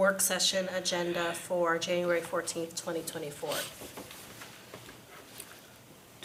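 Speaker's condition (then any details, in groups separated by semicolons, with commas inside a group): No condition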